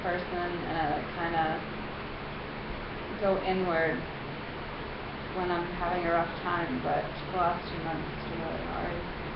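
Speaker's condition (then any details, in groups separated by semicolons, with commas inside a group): No condition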